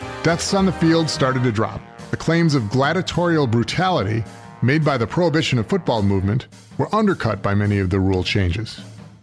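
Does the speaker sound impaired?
No.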